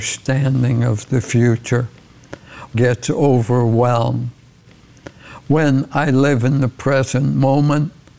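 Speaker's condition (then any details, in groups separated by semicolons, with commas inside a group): ALS; initial prognosis 2 to 5 years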